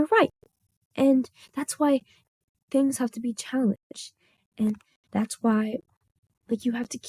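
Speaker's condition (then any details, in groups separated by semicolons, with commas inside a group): No condition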